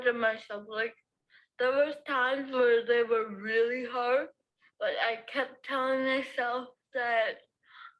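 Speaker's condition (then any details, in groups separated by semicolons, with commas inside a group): Cerebral palsy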